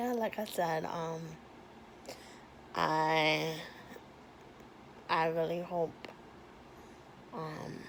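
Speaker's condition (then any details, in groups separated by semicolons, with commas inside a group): Cerebral palsy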